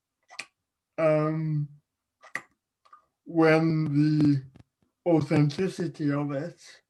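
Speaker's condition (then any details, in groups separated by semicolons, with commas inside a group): Cerebral palsy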